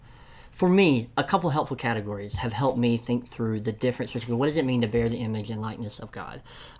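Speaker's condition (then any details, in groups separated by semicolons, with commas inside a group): Cleft lip and palate; congenital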